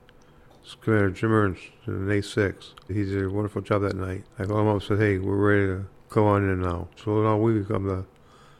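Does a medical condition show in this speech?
Yes: Parkinson's disease; Parkinson's disease attributed to Agent Orange exposure during Vietnam service, hard time walking; speech affected very significantly, hard time talking.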